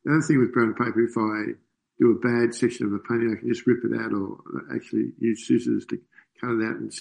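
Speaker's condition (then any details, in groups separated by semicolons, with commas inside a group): Parkinson's disease; loss of dopamine-producing substantia nigra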